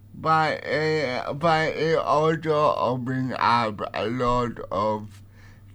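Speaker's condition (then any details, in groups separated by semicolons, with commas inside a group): Cerebral palsy; interview partly own voice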